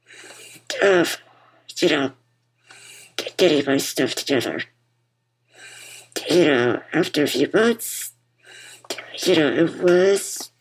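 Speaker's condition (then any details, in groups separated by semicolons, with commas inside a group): Muscular dystrophy; congenital form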